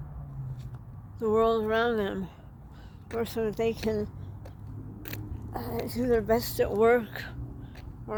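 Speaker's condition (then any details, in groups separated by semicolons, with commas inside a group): Traumatic brain injury; car accident, years ago; trouble talking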